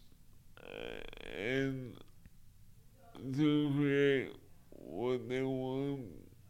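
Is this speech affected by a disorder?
Yes: cerebral palsy; limited use of arms.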